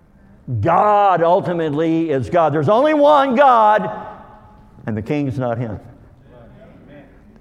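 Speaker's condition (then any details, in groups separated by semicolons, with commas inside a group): Cleft lip and palate; called hair lip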